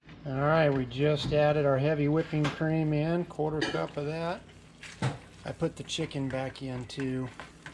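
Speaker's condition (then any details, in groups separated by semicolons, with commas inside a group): No condition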